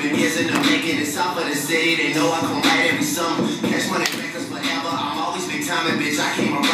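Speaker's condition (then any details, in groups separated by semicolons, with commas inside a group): No condition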